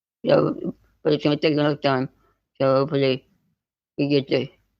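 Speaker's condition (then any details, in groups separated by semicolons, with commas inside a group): Spinal muscular atrophy type 2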